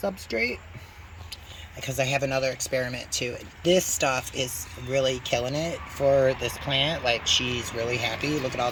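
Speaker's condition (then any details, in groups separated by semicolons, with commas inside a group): No condition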